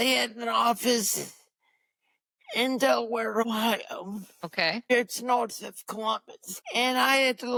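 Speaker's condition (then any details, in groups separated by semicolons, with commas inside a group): Cerebral palsy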